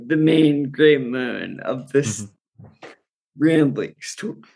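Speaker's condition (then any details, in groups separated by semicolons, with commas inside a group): Friedreich's ataxia; genetic neurodegenerative movement disorder; cannabis for symptoms, neuropathic pain, muscle relaxing, sleep, ataxia worse when not well rested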